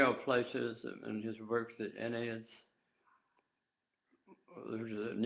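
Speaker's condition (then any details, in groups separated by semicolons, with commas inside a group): Tongue cancer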